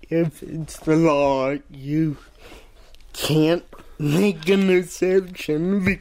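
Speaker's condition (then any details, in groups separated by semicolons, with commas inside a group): Cerebral palsy; says cannot do voices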